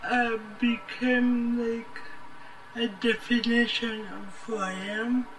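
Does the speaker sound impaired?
Yes: cerebral palsy; present from birth, much therapy in childhood.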